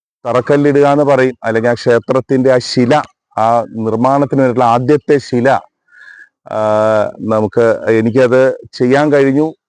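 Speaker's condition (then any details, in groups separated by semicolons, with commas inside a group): No condition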